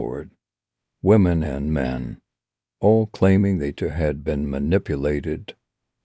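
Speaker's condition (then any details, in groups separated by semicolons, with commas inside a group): No condition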